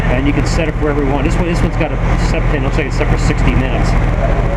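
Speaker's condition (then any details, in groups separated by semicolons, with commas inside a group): No condition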